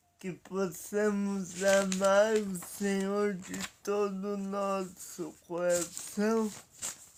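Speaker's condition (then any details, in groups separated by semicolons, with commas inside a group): Paralysis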